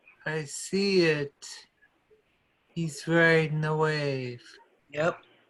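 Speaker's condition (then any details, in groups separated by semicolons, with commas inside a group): Multiple sclerosis; primary progressive; early relapses, low-dose chemotherapy-type treatment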